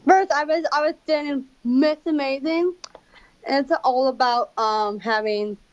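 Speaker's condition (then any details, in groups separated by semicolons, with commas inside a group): Down syndrome; from birth, diagnosed a few days before birth; adult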